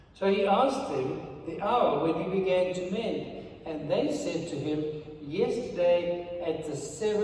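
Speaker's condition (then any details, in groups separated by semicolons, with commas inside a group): No condition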